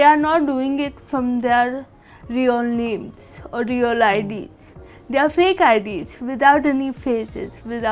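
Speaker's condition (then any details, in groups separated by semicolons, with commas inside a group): Cerebral palsy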